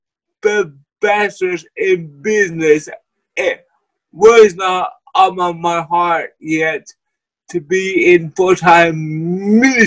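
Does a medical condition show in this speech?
Yes: cerebral palsy.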